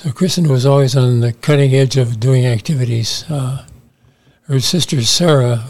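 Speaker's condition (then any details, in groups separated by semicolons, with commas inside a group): Parkinson's disease; slightly unstable on feet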